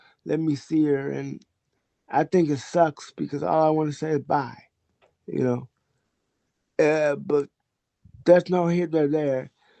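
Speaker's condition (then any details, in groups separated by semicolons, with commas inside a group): Cerebral palsy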